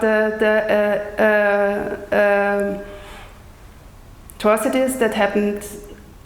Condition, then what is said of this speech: Stuttering. Because naturally I talk slower than someone who speaks fluently.